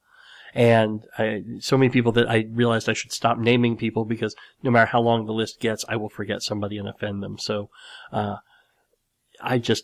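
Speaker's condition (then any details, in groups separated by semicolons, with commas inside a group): Cleft lip and palate; skull bone chips grafted to reconstruct nose around age 12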